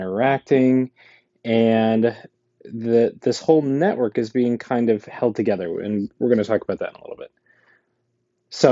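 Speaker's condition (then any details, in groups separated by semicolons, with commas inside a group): No condition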